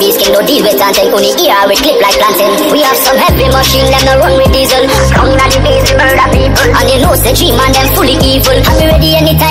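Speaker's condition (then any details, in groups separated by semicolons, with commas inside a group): No condition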